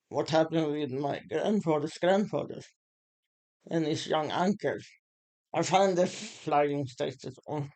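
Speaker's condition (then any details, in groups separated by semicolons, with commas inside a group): Muscular Parkinson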